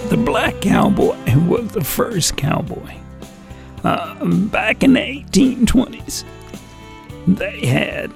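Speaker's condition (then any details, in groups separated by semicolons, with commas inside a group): Vocal dysphonia; talks differently because of vocal dysphonia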